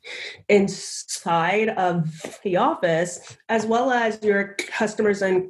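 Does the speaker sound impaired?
Yes: stuttering; described as a speech impediment; has a slight cold during the recording; stutters on stage and on camera; here prolonged sounds.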